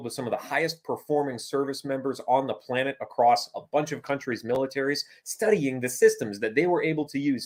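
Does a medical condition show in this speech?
No.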